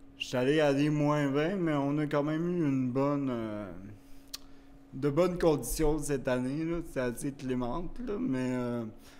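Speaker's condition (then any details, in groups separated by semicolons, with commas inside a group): Cerebral palsy; wheelchair use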